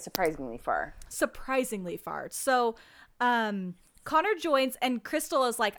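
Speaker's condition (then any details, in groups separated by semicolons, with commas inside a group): No condition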